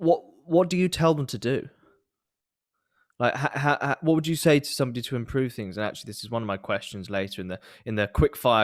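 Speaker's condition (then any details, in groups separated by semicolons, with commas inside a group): No condition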